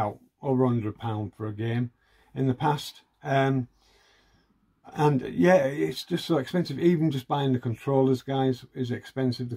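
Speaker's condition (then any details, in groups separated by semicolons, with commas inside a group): No condition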